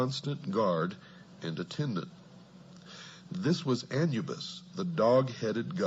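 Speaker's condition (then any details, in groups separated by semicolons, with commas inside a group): No condition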